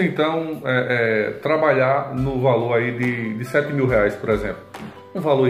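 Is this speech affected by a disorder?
No.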